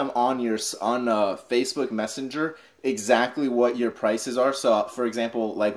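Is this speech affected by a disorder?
No.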